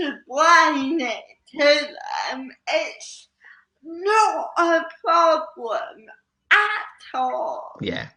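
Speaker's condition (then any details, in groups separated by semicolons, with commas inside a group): Cerebral palsy; slow speech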